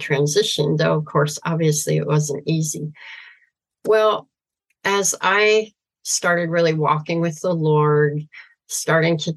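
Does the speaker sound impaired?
Yes: severe cleft palate; congenital severe cleft, missing nose, lip, trachea and breathing problems, many surgeries incl. age 8.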